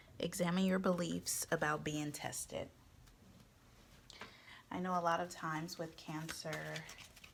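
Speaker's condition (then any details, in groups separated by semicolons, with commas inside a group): No condition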